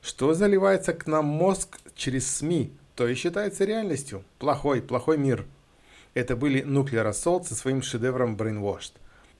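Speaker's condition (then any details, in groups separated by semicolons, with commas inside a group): No condition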